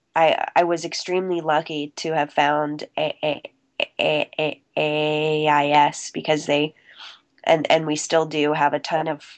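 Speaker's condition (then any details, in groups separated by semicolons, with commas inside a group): Stuttering; covert since childhood, immediate onset soon after starting to talk, school therapy from kindergarten, private therapist; recovering covert, still stutters, American Institute for Stuttering 3-week intensive program, fluency shaping techniques; formerly word switching and avoiding, held back stutters, pushed words out, appeared out of breath; repeated sounds, blocks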